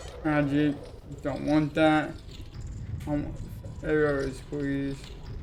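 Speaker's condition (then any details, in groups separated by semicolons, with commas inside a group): Cerebral palsy; affects legs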